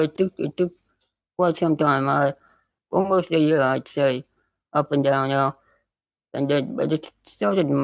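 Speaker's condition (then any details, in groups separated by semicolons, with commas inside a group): Spinal muscular atrophy type 2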